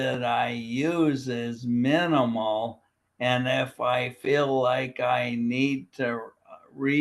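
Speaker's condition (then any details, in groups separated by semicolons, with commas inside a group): Primary lateral sclerosis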